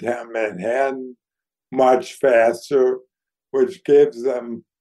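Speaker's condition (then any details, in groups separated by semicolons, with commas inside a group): ALS; declining health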